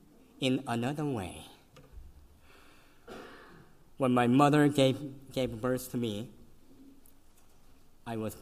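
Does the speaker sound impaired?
Yes: cleft lip and palate; congenital, severe.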